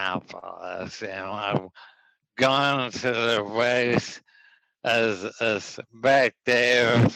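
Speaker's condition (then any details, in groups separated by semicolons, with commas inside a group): ALS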